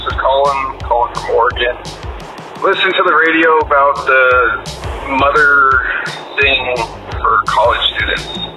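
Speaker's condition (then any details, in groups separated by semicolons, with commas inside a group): No condition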